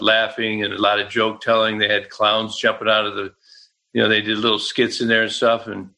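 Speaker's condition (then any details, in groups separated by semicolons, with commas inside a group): Parkinson's disease; right brain more affected, left body side compromised, early muscle, posture changes, limp, prior neck surgery; ongoing therapy and medication; once unable to talk on broadcast around diagnosis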